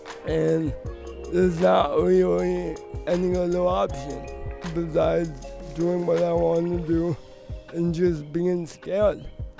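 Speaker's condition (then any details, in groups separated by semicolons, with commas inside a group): Cerebral palsy; voice noticeably affected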